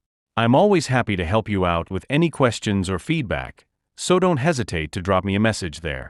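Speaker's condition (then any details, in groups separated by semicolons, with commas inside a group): No condition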